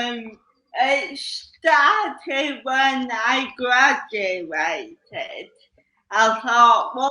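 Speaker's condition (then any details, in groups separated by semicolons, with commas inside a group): Cerebral palsy; slow speech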